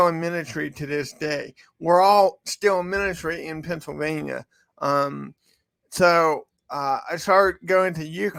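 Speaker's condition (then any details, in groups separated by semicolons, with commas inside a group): Cerebral palsy; from birth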